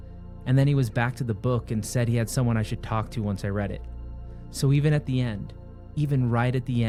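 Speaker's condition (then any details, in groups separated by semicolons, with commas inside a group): No condition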